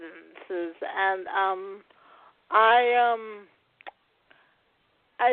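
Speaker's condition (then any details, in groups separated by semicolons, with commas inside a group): Cerebral palsy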